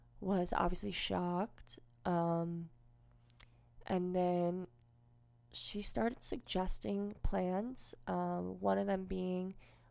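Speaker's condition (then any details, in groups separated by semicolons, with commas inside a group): Cleft lip and palate, unilateral; dental impressions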